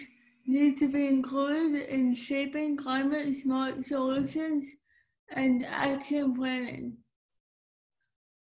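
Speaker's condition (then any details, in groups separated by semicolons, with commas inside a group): Cerebral palsy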